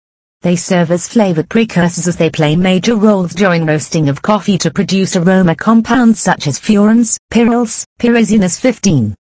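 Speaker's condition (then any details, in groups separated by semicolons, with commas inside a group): No condition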